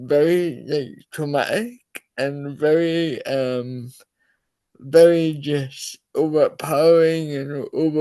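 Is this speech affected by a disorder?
Yes: cerebral palsy.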